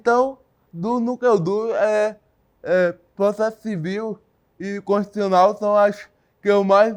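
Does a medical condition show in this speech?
Yes: cerebral palsy.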